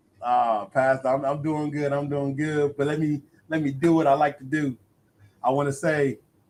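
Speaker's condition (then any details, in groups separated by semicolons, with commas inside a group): No condition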